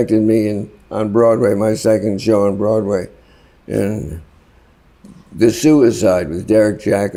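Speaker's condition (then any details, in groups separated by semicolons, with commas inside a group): Parkinson's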